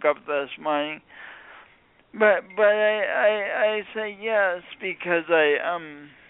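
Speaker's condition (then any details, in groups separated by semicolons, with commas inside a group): Speech impediment from birth injury; speech impediment sounding unlike a regional accent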